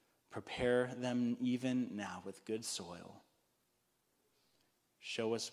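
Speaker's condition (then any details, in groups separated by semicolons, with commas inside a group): No condition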